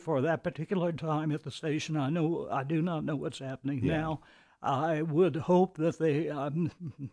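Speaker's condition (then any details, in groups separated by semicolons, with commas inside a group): Vocal dysphonia; onset while working at KUT radio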